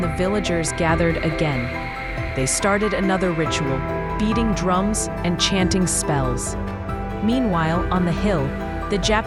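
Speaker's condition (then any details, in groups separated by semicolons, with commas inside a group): No condition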